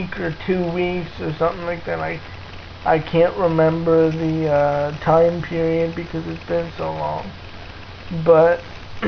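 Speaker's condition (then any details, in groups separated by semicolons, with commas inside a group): Cerebral palsy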